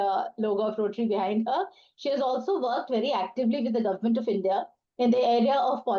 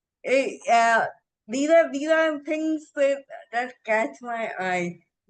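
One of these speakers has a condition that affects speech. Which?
The second: encephalitis; half body affected, no use of left hand; off therapy and medication, independent; voice box lost, word-finding struggle, ongoing speech impediment.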